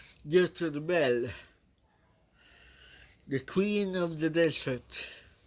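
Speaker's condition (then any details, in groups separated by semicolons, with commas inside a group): Cerebral palsy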